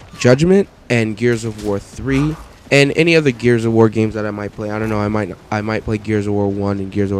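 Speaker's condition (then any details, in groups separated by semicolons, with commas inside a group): No condition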